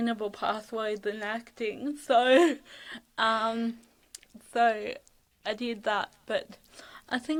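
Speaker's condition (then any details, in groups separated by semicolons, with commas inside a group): Cerebral palsy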